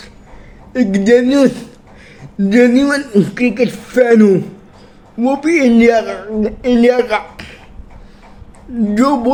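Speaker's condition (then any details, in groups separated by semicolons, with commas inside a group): Cerebral palsy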